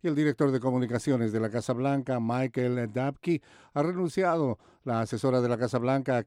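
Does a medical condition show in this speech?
No.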